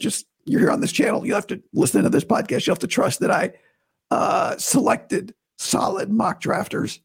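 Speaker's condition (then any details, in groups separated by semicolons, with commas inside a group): Vocal cord surgery recovery; talking painless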